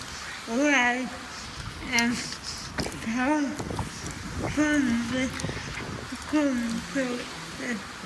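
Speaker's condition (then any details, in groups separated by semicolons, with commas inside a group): Cerebral palsy; from birth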